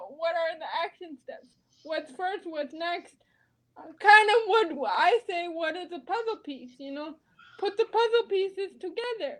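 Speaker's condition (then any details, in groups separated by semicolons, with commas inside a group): Cerebral palsy; spasticity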